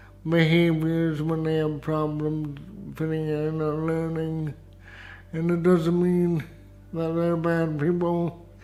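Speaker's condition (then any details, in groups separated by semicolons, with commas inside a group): Cerebral palsy with dysarthria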